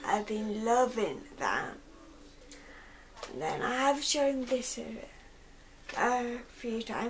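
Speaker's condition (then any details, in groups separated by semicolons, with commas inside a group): Cerebral palsy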